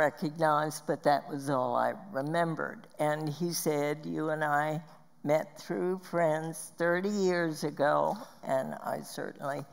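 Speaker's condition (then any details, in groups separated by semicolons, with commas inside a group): Spasmodic dysphonia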